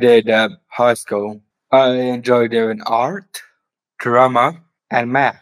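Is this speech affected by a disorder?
Yes: Down syndrome; later diagnosed with autism.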